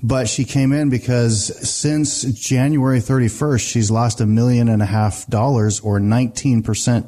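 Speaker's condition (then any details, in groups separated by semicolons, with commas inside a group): No condition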